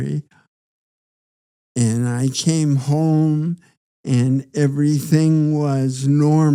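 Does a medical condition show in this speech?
Yes: Parkinson's disease.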